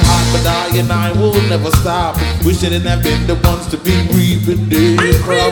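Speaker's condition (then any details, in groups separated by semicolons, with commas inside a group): No condition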